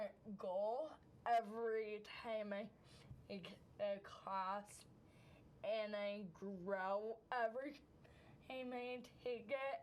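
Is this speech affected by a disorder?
Yes: cerebral palsy.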